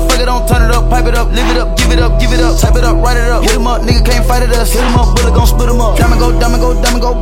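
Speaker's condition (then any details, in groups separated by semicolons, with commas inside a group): No condition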